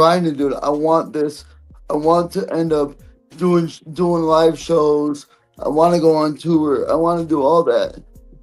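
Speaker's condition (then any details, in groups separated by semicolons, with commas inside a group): Cerebral palsy; present from birth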